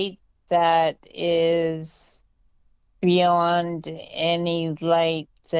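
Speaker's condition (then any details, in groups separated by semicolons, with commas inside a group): Multiple sclerosis; diagnosed at age 17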